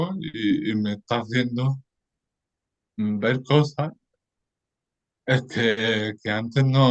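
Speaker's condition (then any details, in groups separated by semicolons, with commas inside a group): Cerebral palsy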